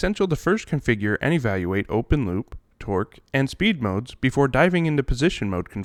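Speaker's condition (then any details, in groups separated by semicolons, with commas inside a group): No condition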